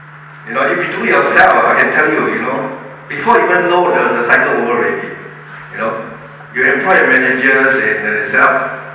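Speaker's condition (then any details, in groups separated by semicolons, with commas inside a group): No condition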